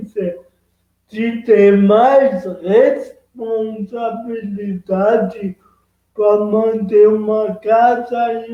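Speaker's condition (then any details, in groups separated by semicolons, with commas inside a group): Cerebral palsy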